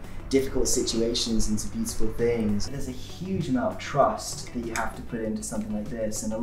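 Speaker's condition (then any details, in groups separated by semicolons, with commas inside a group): No condition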